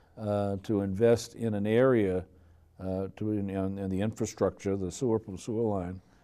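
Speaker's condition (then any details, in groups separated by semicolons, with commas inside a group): No condition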